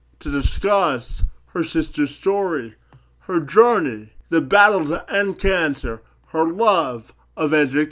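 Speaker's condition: Cerebral palsy; spastic quadriplegic

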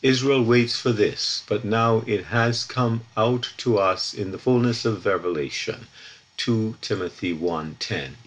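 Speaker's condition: No condition

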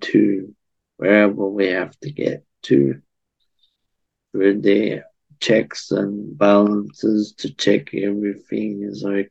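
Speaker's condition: Cerebral palsy

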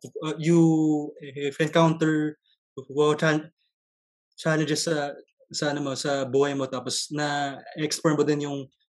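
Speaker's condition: Stuttering; stutter since early childhood, noticed on entering grade school; ongoing stutter, actively coping through Toastmasters public speaking club and speech contests; broken, choppy non-fluent speech, dreads answering strangers like jeepney drivers, public communication affected; repeated sounds, blocks

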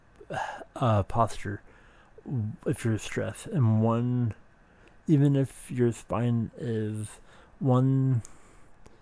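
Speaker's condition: Speech impediment

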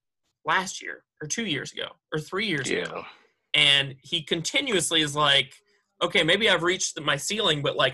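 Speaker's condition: No condition

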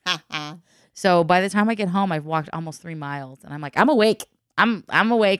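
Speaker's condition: No condition

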